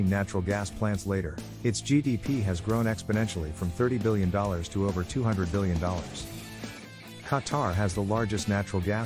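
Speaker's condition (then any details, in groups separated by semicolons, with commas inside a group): No condition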